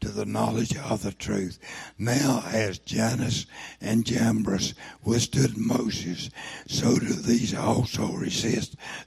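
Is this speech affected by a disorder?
Yes: throat cancer, lost vocal cord.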